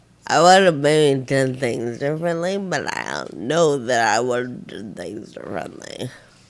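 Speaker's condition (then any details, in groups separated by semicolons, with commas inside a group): Friedreich ataxia; progressive nerve damage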